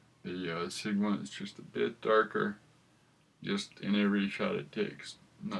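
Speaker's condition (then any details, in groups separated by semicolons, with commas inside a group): Cerebral palsy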